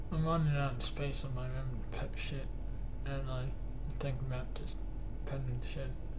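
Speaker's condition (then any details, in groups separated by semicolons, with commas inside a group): Cerebral palsy; cannot stand beyond 10 minutes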